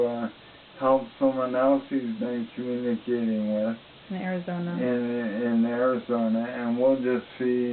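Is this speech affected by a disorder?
Yes: ALS; finished six weeks therapy, BiPAP at night, progression possibly slowed; mostly good, sometimes slightly drunk-sounding, slow tongue, breathing, swallowing good.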